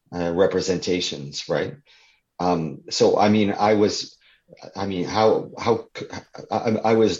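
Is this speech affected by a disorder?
Yes: stuttering; stutter since childhood, ongoing as adult; unpredictable which words will be hard to say, constant ambush, words felt physically throughout body; here repeated sounds, blocks.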